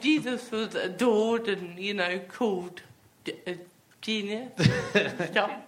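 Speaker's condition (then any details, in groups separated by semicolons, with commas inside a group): Athetoid cerebral palsy; with myotonia and ataxia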